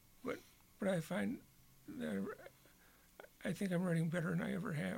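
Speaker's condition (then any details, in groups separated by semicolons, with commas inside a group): Parkinson's disease; Parkinson's disease diagnosed several years ago, terrible sleep disturbances, on disability; fingers getting clumsy, typing increasingly difficult, much time spent correcting typing mistakes; voice very bad today, stated as direct symptom of Parkinson's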